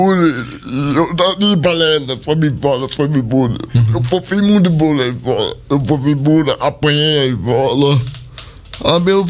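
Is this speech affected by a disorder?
Yes: cerebral palsy; speech not normal.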